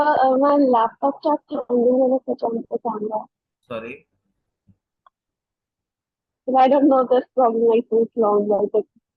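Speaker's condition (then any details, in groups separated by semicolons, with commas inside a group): No condition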